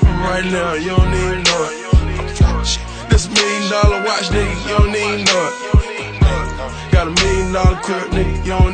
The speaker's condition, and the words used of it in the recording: None; typical speech.